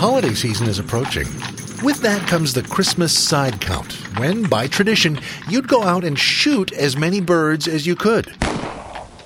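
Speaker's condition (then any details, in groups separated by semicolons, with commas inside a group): No condition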